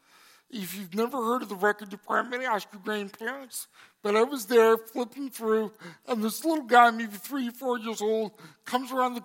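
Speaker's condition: Cerebral palsy; congenital

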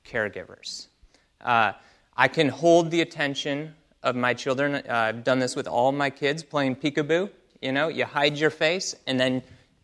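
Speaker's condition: No condition

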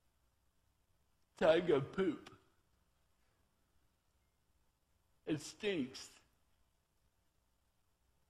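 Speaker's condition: Torsion dystonia; hand tremor found at age 5

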